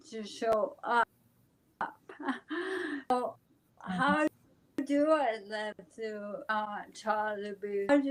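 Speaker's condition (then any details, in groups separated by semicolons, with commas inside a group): ALS; speech affected but still understandable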